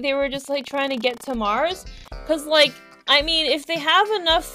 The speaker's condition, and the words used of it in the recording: None; typical speech.